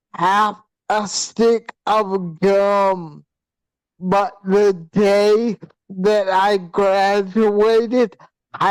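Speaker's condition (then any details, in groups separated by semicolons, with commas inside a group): Hydrocephalus with shunt failure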